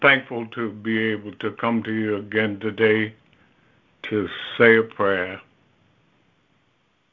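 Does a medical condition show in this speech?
Yes: stroke; several strokes, first stroke took some speech and leg motion, later minor stroke; some speech lost after first stroke.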